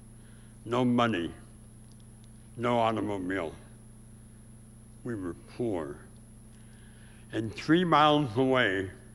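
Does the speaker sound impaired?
Yes: severe speech impediment; from early childhood, could not talk at all as young child, first operation in North Dakota hospital; white woman taught tongue movement, chewing food and speaking, impediment heard on radio.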